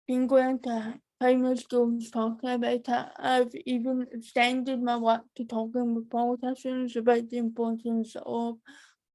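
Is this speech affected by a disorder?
Yes: cerebral palsy; birth trauma, eight weeks in infant ICU; diagnosed at 9 months.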